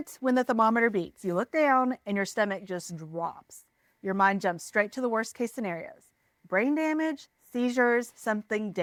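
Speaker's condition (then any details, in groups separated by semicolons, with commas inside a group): No condition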